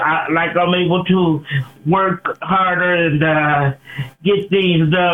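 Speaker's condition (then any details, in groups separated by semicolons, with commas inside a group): Cerebral palsy; uses wheelchair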